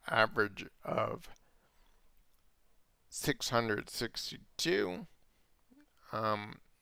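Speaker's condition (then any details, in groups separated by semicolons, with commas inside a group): Multiple sclerosis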